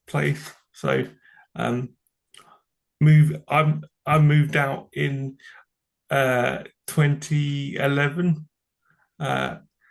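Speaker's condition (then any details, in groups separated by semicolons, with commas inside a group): Cerebral palsy; from birth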